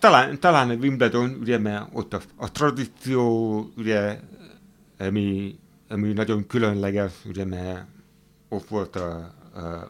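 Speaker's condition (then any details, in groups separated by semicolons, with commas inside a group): Hearing impairment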